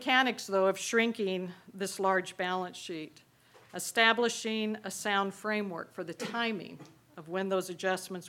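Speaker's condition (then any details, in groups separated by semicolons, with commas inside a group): No condition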